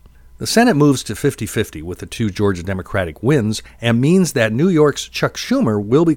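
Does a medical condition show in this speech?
No.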